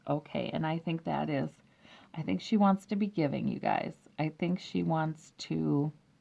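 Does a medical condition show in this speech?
No.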